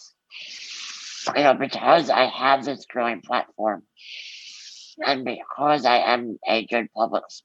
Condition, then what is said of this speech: Muscular dystrophy. You know, because I have this growing platform and because I am a good public speaker, um, it would be wrong of me to throw that away.